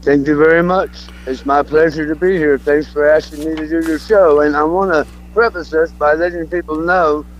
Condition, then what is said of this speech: Throat cancer. The last couple of years I've battled throat cancer. And so this is the results of it.